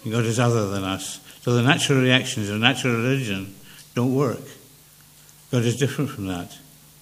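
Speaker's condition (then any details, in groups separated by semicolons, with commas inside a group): Parkinson's; invites listeners to flag anything unclear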